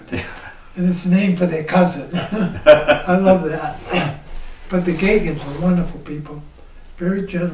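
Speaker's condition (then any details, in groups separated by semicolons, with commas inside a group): ALS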